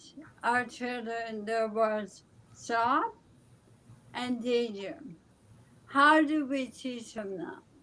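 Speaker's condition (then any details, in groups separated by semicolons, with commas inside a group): ALS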